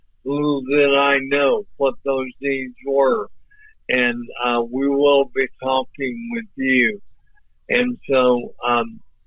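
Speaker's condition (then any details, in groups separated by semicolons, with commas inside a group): ALS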